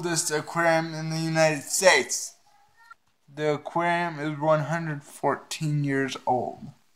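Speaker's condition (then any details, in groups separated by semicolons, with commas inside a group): Cerebral palsy; uses wheelchair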